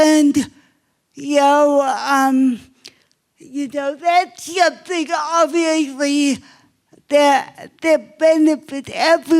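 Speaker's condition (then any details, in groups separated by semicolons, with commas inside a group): Cerebral palsy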